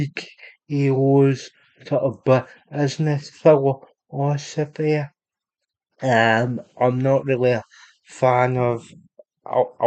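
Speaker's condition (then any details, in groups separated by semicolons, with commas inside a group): Cerebral palsy; unable to walk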